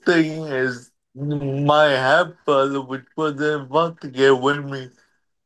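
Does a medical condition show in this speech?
Yes: cerebral palsy; present from birth, could walk a little as a child, wheelchair over the years; uses wheelchair.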